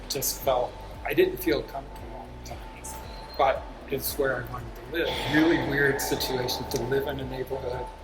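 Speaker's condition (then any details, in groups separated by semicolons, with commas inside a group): No condition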